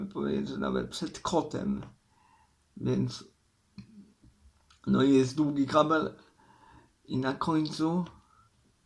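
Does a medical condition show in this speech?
Yes: cerebral palsy; uses wheelchair.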